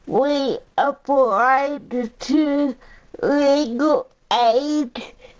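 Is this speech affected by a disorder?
Yes: cerebral palsy; uses a power chair.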